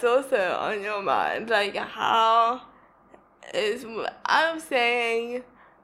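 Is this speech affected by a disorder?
Yes: cerebral palsy, spastic quadriplegic.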